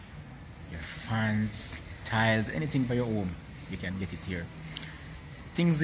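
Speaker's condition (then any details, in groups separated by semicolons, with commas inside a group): No condition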